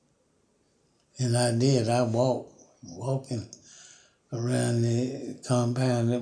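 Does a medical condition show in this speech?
Yes: Parkinson's disease; Parkinson's for about 5 years.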